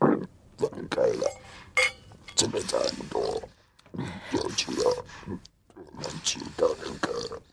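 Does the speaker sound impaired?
Yes: laryngectomy, esophageal speech, total laryngectomy for hypopharyngeal cancer; stage four hypopharyngeal cancer, possibly smoking-related; speaks with esophageal speech after laryngectomy; lost basic speaking ability after surgery, esophageal speech via air vibration learned through long practice.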